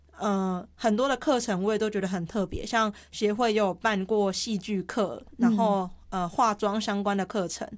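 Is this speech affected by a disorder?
Yes: hearing impairment; hearing loss, only hearing-impaired student in junior high class; clear articulation per host, self-reports sometimes slightly unclear.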